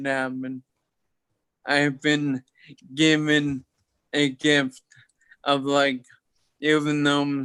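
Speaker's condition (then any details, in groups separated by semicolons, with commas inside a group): Toxic leukoencephalopathy, locked-in syndrome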